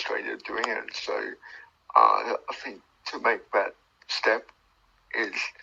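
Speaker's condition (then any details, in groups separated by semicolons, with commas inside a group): Cerebral palsy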